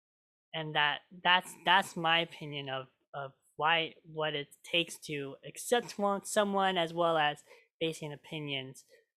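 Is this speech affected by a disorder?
Yes: cleft lip and palate; congenital cleft lip and palate, hole in upper lip, multiple surgeries growing up, major closure surgery, lip scar remains; made eating, talking and singing hard growing up.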